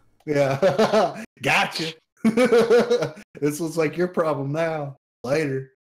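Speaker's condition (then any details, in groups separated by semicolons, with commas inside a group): No condition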